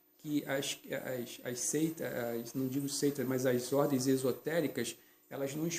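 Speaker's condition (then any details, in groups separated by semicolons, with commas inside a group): No condition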